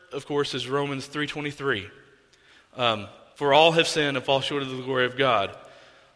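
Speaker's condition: No condition

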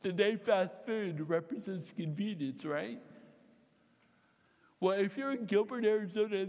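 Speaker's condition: Cerebral palsy, mild; typewriter for writing

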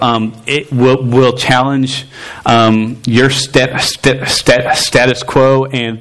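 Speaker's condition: Stuttering; sometimes hard to speak, harder when youth talk at same time; repeated sounds, prolonged sounds

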